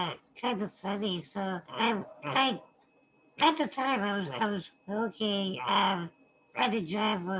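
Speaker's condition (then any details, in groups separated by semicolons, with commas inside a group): Spinal muscular atrophy type 2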